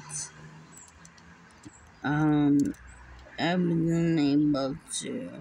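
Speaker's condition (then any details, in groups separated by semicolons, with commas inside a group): Muscular dystrophy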